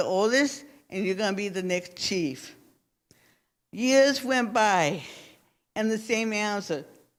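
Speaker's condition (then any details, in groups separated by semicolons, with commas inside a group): Cerebral palsy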